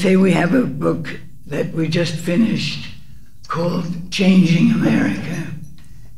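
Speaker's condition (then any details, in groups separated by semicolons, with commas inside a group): Parkinson's; forgets names while speaking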